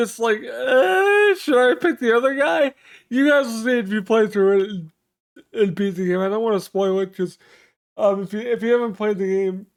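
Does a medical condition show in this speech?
Yes: cerebral palsy.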